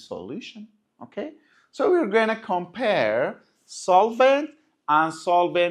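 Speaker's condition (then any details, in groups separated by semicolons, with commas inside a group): No condition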